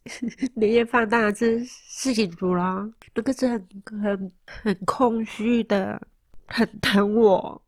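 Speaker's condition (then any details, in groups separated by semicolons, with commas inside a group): Moderate-to-severe hearing loss; hearing aid taken off during recording and held to microphone, then only sees lips moving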